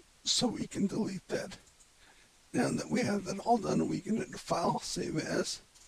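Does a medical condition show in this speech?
Yes: cerebellar ataxia from brain tumour.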